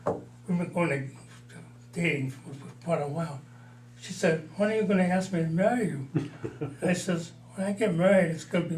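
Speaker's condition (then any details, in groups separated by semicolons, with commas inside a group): Parkinson's disease; mild, about four years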